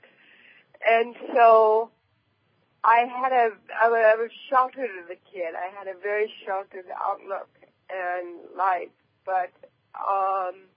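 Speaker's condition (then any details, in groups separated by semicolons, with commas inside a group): Cerebral palsy; present from birth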